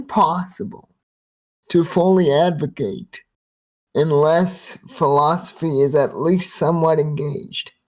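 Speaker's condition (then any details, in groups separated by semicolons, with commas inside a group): Cerebral palsy, spastic quadriplegia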